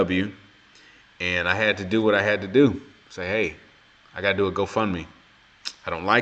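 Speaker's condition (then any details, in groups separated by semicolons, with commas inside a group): No condition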